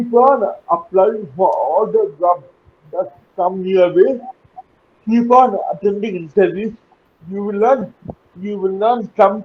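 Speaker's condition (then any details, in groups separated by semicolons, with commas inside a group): Cerebral palsy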